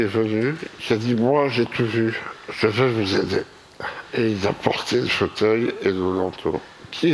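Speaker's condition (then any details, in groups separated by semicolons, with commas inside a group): Myopathy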